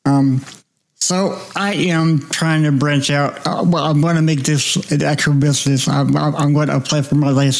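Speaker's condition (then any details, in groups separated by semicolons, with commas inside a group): Cerebral palsy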